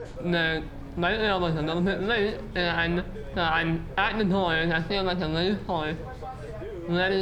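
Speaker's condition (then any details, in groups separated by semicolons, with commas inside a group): Muscular dystrophy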